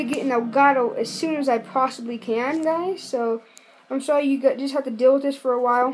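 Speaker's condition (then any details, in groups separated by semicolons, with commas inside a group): No condition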